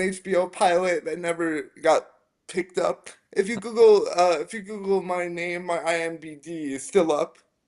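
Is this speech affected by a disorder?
Yes: spastic quadriplegic cerebral palsy.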